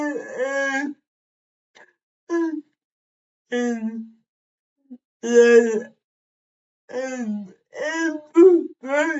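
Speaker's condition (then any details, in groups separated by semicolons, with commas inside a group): Cerebral palsy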